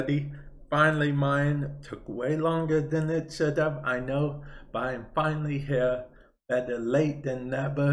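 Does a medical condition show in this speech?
Yes: cerebral palsy; affects speech.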